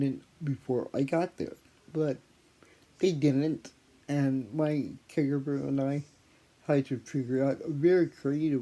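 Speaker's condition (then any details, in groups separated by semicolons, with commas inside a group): Athetoid cerebral palsy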